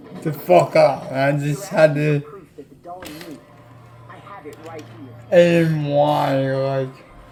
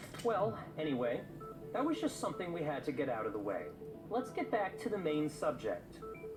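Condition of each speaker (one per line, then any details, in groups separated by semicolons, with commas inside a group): Cerebral palsy; affects legs
No condition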